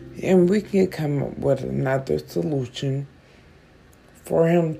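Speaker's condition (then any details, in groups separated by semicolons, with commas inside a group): Stroke with stutter; cannot move, hands not working, constant pain, physical therapy, not sleeping, caregiver Miss Priest gives medicines, meals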